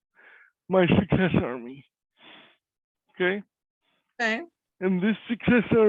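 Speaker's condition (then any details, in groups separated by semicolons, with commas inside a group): Cerebral palsy; cannot walk; voice is different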